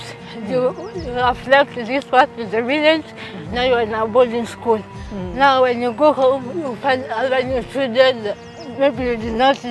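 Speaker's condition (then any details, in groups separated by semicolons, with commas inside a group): Cerebral palsy; from birth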